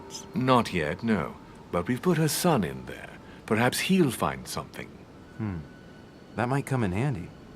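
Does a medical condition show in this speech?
No.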